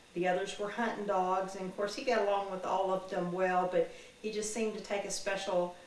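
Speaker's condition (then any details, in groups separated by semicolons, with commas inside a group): No condition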